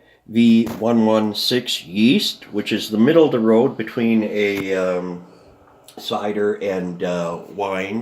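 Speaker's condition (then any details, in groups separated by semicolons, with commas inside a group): No condition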